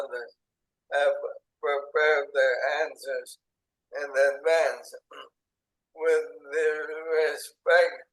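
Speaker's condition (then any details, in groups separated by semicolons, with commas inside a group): ALS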